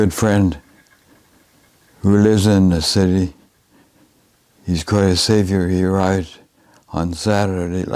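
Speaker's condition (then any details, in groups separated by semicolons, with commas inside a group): Advanced Parkinson's disease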